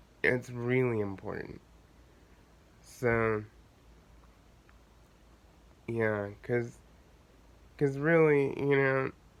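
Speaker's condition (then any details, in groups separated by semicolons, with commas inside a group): Cerebral palsy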